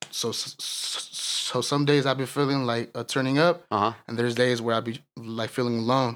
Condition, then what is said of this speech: Stuttering. But when I'm on the mic, I don't fucking stutter.